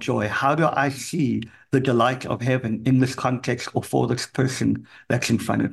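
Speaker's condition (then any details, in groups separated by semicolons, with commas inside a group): Cleft palate; congenital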